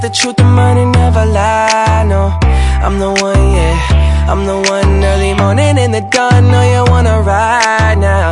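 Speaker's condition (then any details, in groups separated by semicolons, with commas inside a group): No condition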